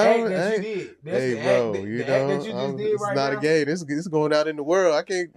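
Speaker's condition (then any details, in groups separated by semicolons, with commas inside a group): No condition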